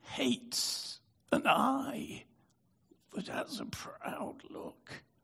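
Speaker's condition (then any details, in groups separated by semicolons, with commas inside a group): Spasmodic dystonia; prior stroke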